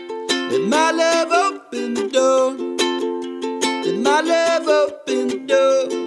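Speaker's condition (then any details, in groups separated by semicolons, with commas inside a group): No condition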